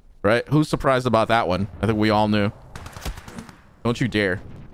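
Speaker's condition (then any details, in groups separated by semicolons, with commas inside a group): No condition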